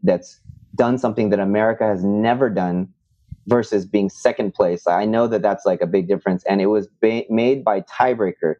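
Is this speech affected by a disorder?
No.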